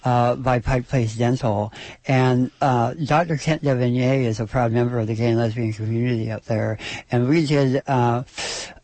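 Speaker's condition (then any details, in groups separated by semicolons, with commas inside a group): Oral cancer surgery, stage 4 oral cancer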